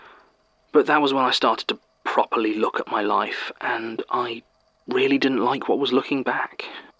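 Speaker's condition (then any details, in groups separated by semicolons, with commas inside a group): No condition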